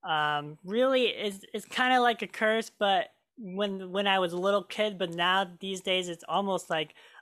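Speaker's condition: Cleft lip and palate; made eating, talking and singing hard growing up

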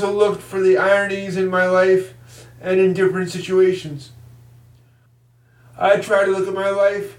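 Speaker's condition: Cerebral palsy; grew up before the ADA

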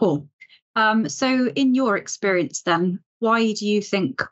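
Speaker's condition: No condition

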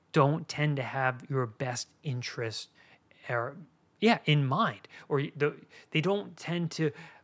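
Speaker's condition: No condition

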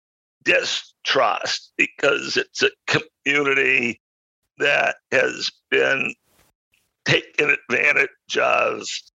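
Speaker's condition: Spasmodic dysphonia; over a decade since onset

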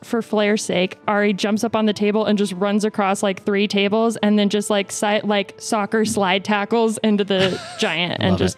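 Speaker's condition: No condition

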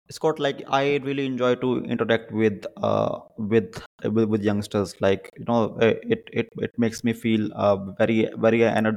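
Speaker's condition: Stammering; stammering since childhood; no stammering noticed during this interview; sometimes stammers on words beginning with s; repeated sounds, repeated words, prolonged sounds

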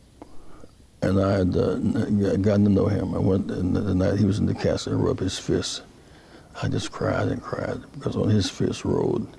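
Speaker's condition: Parkinson's disease; first noticed through falls while walking, diagnosed by specialist, severe difficulty rising from chair, ignored about a year; speech therapy

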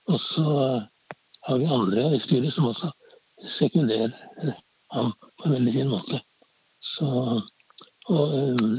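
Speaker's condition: Parkinson's disease; father also had Parkinson's after age 80

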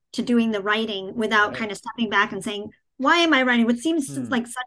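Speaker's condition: Cleft palate, cleft palate without cleft lip

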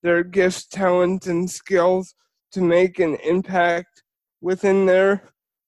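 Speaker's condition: Spastic cerebral palsy

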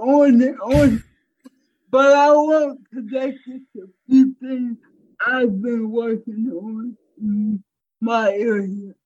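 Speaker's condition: Cerebral palsy; voice sounds different

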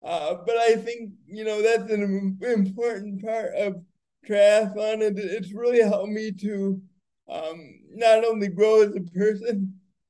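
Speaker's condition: Cerebral palsy; wheelchair user, races with my team triumph

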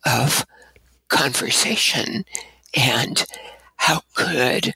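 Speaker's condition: Abductor spasmodic dysphonia; cords open involuntarily

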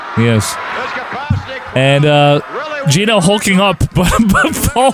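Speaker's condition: No condition

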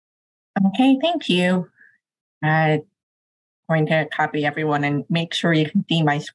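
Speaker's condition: Deafness; deaf and oral, uses cochlear implants to hear; uses spoken Language, also uses American Sign Language

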